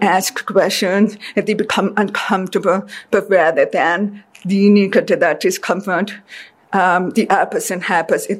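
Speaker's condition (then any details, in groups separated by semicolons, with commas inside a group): Deafness; deaf since childhood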